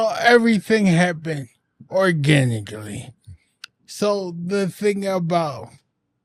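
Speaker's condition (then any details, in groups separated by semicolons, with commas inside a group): Anoxic brain injury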